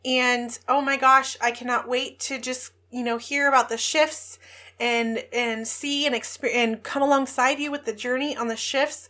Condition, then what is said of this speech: No condition.